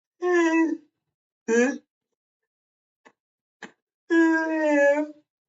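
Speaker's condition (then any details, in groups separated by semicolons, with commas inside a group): Cerebral palsy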